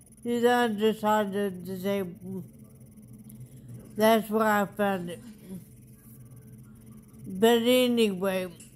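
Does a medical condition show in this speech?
Yes: traumatic brain injury.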